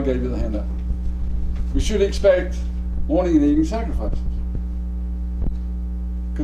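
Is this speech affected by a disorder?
No.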